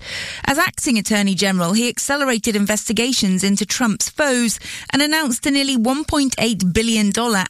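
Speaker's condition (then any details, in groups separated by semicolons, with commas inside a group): No condition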